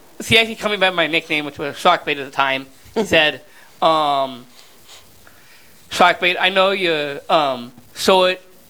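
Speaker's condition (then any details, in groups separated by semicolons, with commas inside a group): Down syndrome; 32 years old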